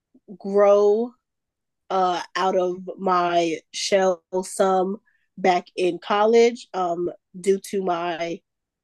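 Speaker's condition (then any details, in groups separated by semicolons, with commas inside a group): Stuttering; stutter since at least high school, caused shyness, quietness and shame then; still stutters, work role forced out of shell; stuttering not under own control; prolonged sounds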